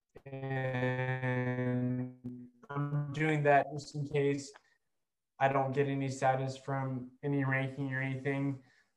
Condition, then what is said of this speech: Stuttering. And so at In-N-Out, I have a hard time ordering at restaurants, whether it's fast food or at actual dinner.